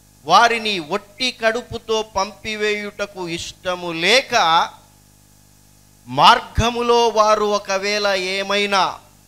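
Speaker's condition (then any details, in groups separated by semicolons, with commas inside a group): No condition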